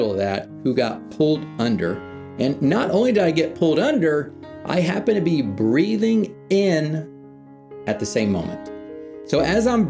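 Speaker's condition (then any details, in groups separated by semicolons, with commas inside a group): No condition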